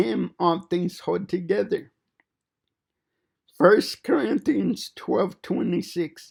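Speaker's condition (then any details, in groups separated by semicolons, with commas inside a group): Cerebral palsy; fine motor impairment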